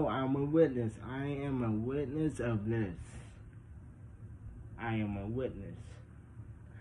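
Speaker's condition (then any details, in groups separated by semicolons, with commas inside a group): Traumatic brain injury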